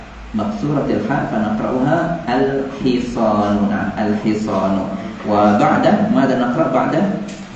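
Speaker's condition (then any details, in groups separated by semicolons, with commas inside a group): No condition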